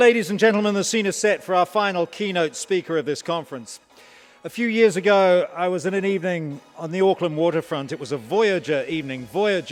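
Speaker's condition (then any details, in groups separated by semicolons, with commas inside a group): No condition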